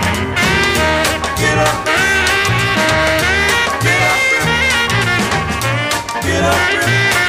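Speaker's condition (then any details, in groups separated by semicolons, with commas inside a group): No condition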